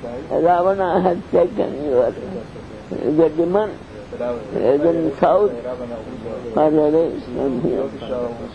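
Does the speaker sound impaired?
Yes: deafness; cannot hear audience questions.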